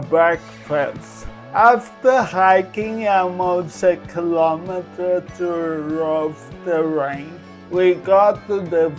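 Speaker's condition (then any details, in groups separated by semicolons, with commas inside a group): Cerebral palsy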